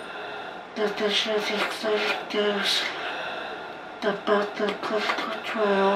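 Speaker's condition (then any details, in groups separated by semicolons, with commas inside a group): ALS; genetic FUS mutation, highly aggressive, onset as limp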